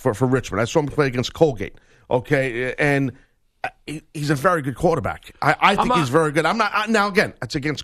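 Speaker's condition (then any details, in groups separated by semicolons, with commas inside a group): No condition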